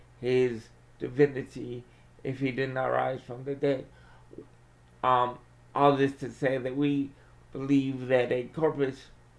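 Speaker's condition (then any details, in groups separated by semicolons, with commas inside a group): Cerebral palsy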